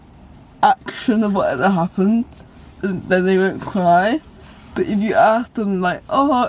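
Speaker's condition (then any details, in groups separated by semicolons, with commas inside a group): Cerebral palsy; cerebral palsy, brain trauma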